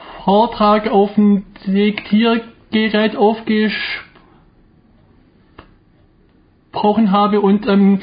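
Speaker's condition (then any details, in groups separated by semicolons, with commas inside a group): Stuttering; severe stuttering, difficult since school years, persisting into working life; strong stuttering symptoms; constantly affected, including when ordering, paying in shops and at work; prolonged sounds, blocks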